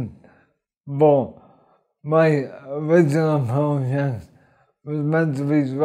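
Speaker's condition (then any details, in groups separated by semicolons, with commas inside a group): Motor neurone disease; lung function and breathing checked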